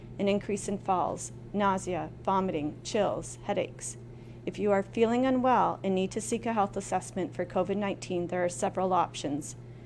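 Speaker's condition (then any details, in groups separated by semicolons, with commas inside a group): No condition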